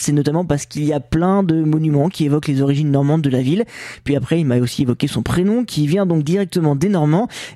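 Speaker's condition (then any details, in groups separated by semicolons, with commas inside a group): No condition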